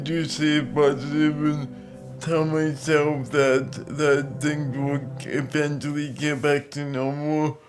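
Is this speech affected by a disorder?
Yes: cerebral palsy; physical disability.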